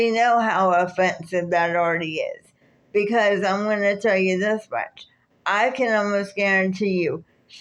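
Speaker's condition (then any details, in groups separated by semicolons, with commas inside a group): Cerebral palsy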